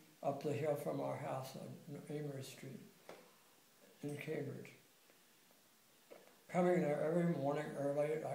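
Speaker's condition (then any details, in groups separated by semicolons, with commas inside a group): Tongue cancer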